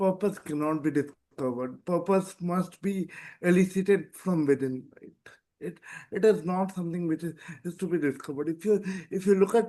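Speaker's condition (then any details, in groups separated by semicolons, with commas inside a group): Cerebral palsy; present from birth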